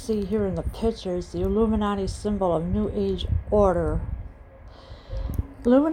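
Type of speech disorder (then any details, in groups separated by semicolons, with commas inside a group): None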